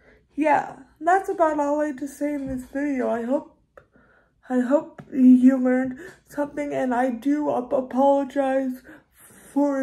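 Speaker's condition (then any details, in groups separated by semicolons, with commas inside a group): Cerebral palsy, severe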